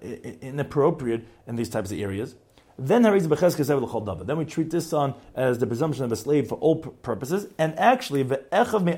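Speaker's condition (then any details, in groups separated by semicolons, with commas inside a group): No condition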